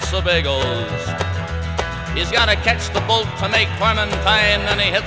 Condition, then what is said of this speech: None; typical speech.